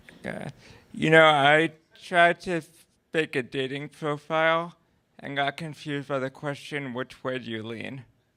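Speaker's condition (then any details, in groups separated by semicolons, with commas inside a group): Cerebral palsy; oxygen deprivation at birth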